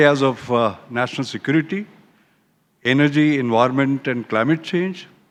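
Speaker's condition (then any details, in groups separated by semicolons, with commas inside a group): No condition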